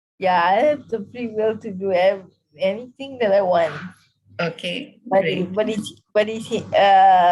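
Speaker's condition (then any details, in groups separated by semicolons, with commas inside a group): Cerebral palsy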